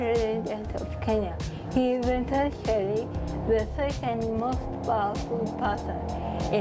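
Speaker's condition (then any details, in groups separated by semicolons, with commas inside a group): Cerebral palsy; from birth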